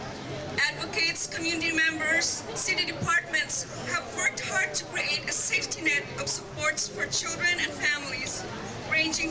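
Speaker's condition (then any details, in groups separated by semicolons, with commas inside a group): No condition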